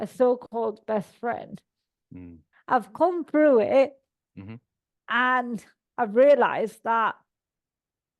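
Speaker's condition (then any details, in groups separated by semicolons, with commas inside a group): Cerebral palsy; all four limbs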